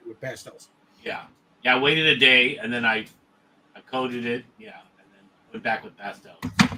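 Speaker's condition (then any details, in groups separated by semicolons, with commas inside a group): No condition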